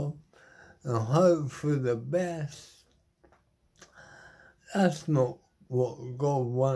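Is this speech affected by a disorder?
Yes: motor neuron disease; terminal; body failing.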